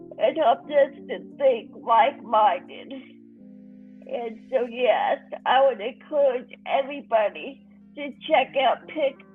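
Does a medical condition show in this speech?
Yes: cerebral palsy.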